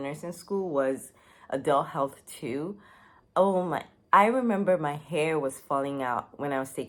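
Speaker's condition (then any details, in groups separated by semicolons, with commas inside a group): No condition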